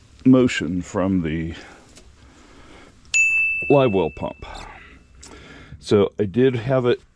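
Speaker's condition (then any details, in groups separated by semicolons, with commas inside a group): No condition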